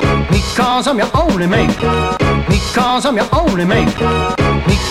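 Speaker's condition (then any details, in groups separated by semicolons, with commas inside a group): No condition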